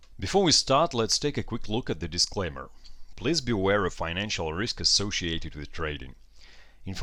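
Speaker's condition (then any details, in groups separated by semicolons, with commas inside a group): No condition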